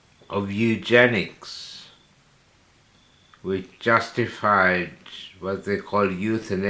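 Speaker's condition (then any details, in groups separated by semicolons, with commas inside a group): Slurred speech from poisoning; hypersalivation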